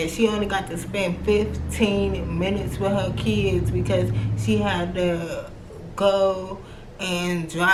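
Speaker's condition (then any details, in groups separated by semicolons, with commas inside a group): Cerebral palsy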